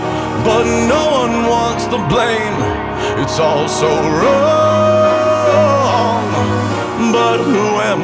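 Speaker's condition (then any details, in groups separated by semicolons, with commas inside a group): No condition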